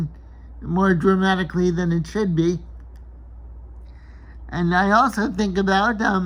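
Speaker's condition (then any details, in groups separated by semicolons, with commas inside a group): Cerebral palsy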